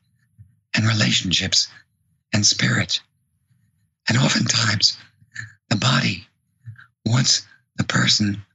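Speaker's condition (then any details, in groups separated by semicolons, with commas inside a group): Vocal cord paralysis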